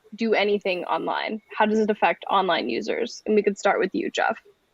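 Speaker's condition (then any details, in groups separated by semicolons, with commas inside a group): No condition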